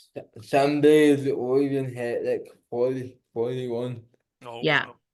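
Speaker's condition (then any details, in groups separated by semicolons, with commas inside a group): Cerebral palsy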